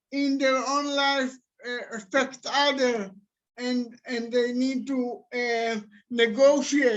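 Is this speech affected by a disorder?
Yes: cerebral palsy.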